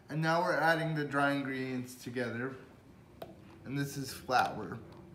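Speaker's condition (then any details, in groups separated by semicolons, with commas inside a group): Cerebral palsy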